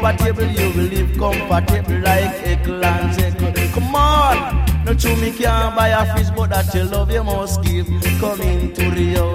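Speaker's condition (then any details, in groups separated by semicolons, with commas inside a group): No condition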